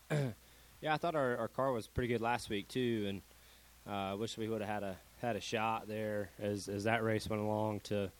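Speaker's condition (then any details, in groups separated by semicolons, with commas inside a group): No condition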